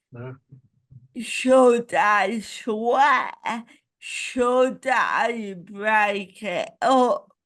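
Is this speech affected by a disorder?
Yes: cerebral palsy; ataxic type.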